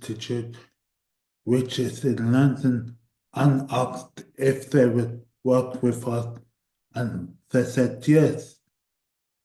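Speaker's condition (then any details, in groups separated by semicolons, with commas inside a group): Cerebral palsy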